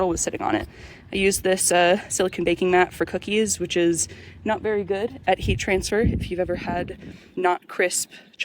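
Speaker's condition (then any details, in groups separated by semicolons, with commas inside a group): No condition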